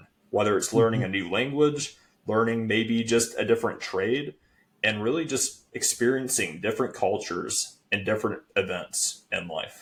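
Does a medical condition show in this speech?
No.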